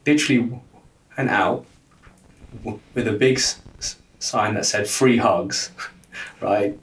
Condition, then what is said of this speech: Stuttering. I'm like everybody else, and sometimes I experience this thing that people call stuttering, mm-hmm.